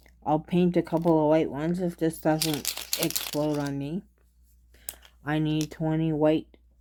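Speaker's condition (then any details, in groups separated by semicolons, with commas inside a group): Cerebral palsy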